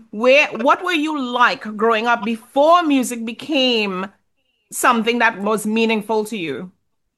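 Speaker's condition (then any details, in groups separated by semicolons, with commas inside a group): No condition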